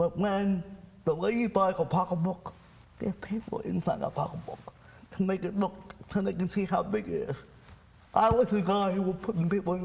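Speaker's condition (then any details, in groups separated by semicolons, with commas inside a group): Cerebral palsy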